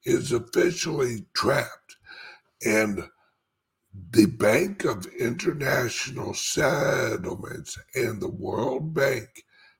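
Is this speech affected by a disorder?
Yes: speech impediment; slight speech impediment.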